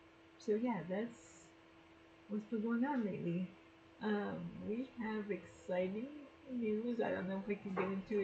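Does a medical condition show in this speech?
Yes: cerebral palsy.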